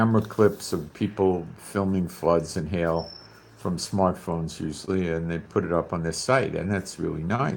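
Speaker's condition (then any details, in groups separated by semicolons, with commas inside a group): No condition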